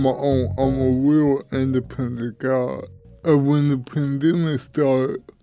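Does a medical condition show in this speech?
Yes: cerebral palsy; congenital, tight muscles, affects walking and hands, takes medication, physical therapy for hands; medication taken this morning; affects speaking, would be very hard to understand without medication.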